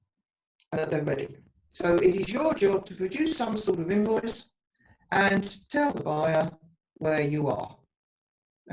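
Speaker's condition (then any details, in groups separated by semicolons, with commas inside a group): No condition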